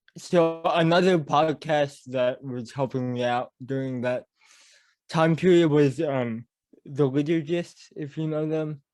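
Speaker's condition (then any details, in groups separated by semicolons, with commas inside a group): Cerebral palsy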